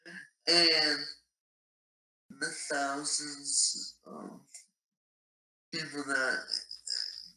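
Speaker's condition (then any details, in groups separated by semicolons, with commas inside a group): ALS; very aggressive fast-progressing form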